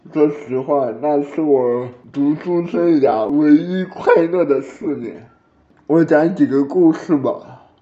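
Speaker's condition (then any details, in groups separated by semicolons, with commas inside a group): Cerebral palsy; blue at birth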